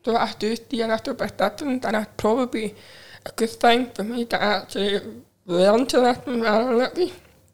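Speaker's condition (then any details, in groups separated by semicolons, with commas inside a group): Profound deafness, cochlear implant; getting tired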